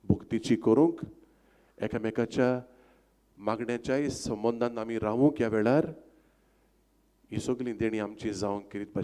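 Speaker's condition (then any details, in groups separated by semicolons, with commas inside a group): No condition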